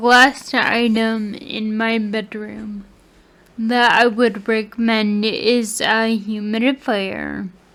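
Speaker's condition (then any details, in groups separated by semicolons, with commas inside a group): Friedreich's ataxia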